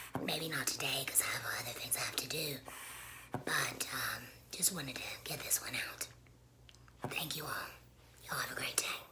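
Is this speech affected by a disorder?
Yes: laryngectomy; hoarse after intubation, speech therapy helped little.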